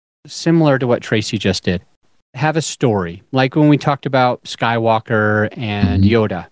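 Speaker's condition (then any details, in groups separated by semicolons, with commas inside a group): No condition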